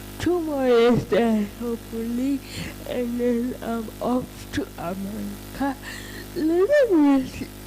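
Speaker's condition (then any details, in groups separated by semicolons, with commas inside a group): Cerebral palsy; present from birth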